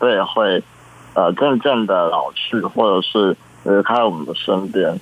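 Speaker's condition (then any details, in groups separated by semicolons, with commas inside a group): Congenital muscular dystrophy; present from birth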